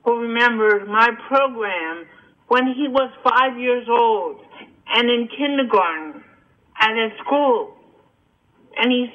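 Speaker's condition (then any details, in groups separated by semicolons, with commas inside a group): Cerebral palsy and hearing loss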